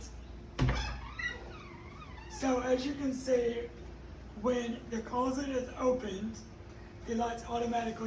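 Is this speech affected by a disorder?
Yes: cerebral palsy; uses a wheelchair.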